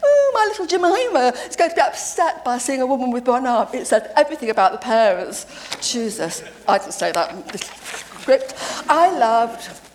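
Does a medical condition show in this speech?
Yes: deafness; deaf since age seven, lip reads, deaf family, sister lip-spoke television in childhood.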